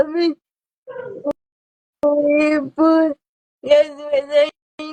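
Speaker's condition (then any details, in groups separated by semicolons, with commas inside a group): Cerebral palsy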